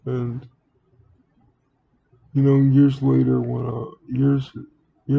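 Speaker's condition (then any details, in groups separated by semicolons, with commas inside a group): Cerebral palsy; speaks relatively well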